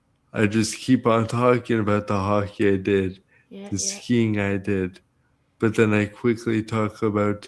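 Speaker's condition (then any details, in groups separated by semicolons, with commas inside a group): Cerebral palsy; present from birth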